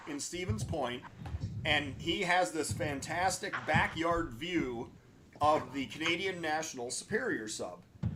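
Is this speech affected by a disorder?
No.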